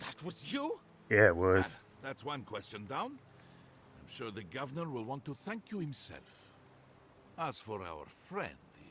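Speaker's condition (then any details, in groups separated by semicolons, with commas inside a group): No condition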